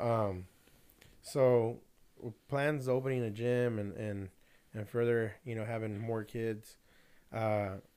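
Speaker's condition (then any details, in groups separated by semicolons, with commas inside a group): No condition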